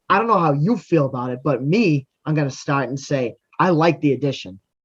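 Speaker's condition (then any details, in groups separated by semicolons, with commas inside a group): No condition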